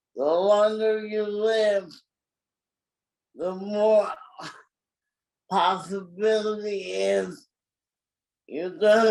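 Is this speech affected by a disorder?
Yes: cerebral palsy; from birth.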